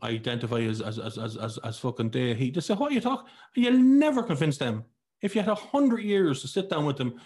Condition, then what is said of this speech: Stuttering. I get an email from the same guy every so often saying, oh, you're stuttering, it's a disgrace, it's a this.